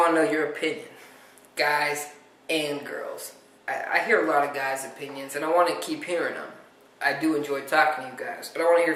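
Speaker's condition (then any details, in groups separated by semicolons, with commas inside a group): No condition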